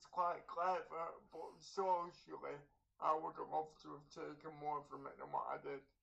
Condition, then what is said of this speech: Cerebral palsy. And basically, that's hypertonia in the sense of the more excited we are, the less sort of clear and defined our speech is.